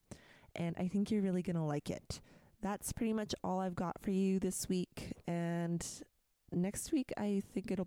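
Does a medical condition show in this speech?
No.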